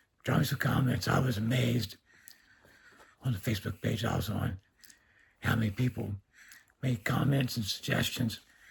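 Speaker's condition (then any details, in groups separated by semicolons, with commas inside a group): Neck cancer with tracheostomy, speaking valve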